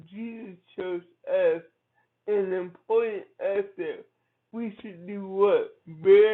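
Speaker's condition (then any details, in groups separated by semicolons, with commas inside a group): Cerebral palsy; from birth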